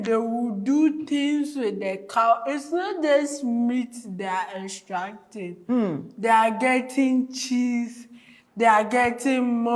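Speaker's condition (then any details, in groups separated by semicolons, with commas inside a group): Cerebral palsy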